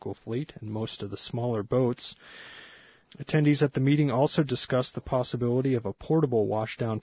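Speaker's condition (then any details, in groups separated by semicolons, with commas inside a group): No condition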